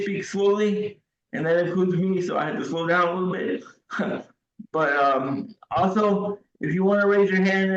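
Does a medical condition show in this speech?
Yes: cerebral palsy, severe; wheelchair user.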